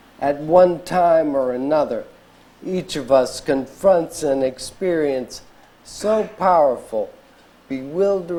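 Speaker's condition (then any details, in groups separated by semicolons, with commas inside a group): ALS; diagnosed eight years ago, at age 35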